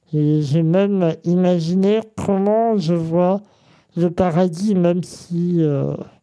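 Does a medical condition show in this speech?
Yes: congenital muscular dystrophy; present from birth, genetic protein-related cause, muscles stayed thinner and weaker; uses graphic tablet with Krita software for digital painting.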